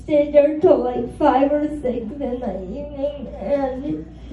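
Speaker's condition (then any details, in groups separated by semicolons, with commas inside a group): Cerebral palsy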